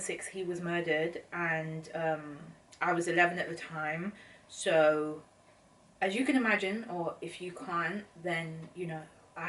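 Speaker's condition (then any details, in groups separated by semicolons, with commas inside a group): No condition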